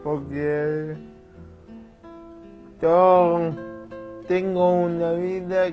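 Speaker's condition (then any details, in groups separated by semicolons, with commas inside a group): Cerebral palsy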